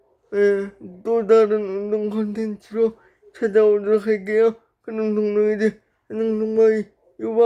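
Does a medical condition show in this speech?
Yes: brain lesion disability.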